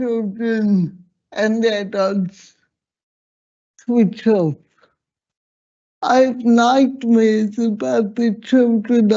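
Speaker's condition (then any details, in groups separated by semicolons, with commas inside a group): Slurred speech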